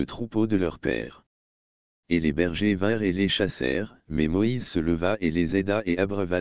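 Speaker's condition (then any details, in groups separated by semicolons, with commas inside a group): No condition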